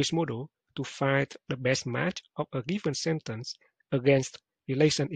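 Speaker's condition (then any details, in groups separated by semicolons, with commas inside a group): No condition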